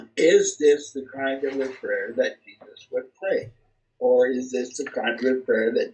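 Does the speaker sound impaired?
Yes: cerebral palsy; speech not affected.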